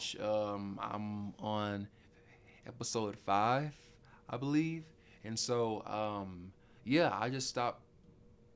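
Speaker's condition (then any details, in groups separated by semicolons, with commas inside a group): Stuttering; only stutterer on either mother's or father's side of family; still stutters; stutters when talking, speech problem audible, cannot be hidden when speaking; prolonged sounds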